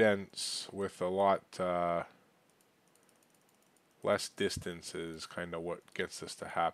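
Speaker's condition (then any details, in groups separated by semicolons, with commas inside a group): No condition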